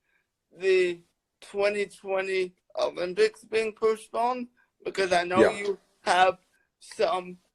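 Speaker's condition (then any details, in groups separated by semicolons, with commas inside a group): Cerebral palsy; lifelong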